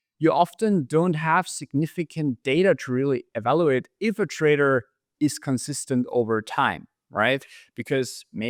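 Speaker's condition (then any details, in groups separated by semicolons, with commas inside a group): No condition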